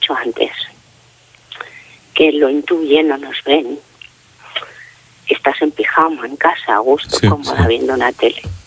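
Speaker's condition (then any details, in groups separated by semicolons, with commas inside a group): Facial palsy; ongoing medical follow-up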